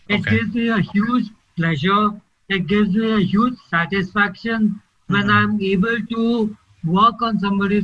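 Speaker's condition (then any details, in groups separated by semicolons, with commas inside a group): ALS; two years since diagnosis, falling, speech therapy, breathing exercises; labored slurred speech, choking on water, aspiration risk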